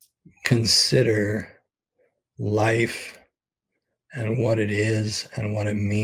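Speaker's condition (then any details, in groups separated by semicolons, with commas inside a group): ALS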